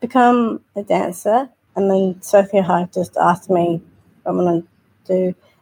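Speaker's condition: Down syndrome; intellectual disability

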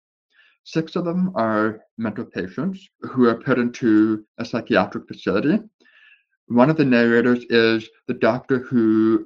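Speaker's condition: Deafness with speech impediment; born deaf, years of speech therapy, English not familiar, cannot really hear voices in interviews; speech shaped by years of speech therapy; some words difficult to say, must adjust tongue to speak properly

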